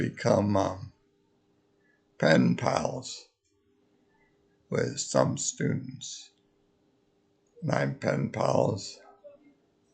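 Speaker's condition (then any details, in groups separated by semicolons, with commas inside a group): Multiple sclerosis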